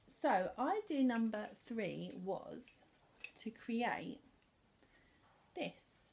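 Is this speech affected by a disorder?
No.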